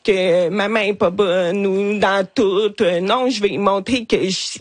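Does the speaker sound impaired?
Yes: hearing loss, cochlear implant; deaf, hard of hearing, hears nothing without implant; implant removed at night, hard to tell who is speaking, sometimes struggles to understand children.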